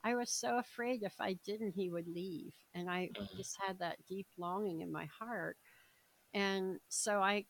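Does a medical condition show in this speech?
Yes: cleft palate, severe.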